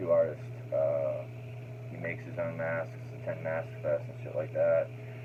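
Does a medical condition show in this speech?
No.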